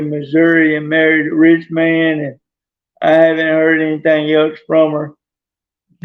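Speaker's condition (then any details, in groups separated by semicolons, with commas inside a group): Traumatic brain injury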